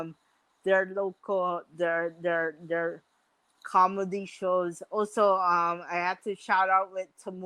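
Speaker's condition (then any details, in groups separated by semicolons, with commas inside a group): Mild cerebral palsy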